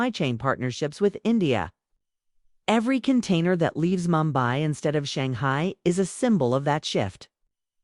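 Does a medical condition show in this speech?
No.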